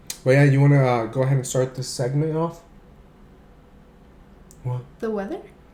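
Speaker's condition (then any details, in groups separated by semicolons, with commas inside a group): No condition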